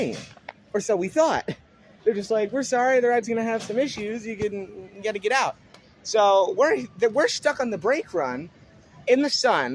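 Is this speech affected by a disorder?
No.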